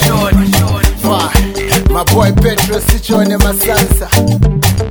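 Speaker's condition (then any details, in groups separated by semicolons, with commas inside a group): No condition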